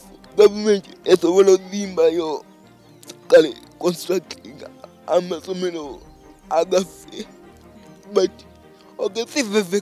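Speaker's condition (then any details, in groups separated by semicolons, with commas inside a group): Cerebral palsy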